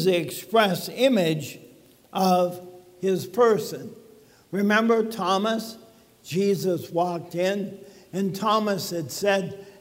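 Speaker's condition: ALS; talking a little bit funny

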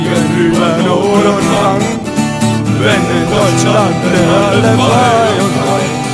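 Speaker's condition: No condition

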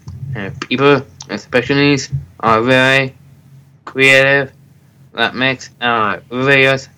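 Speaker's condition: Down syndrome

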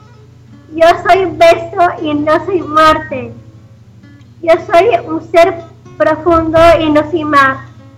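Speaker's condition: Down syndrome; self-described good language

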